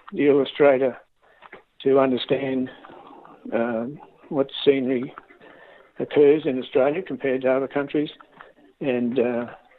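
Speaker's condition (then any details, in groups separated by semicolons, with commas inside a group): Parkinson's disease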